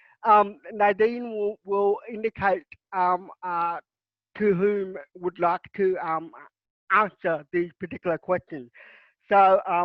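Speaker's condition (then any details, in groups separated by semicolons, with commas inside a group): Cerebral palsy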